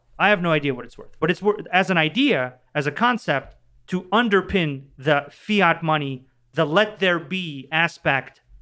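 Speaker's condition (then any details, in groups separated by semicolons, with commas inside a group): No condition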